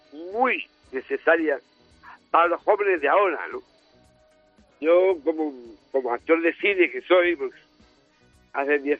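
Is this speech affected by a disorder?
Yes: Down syndrome.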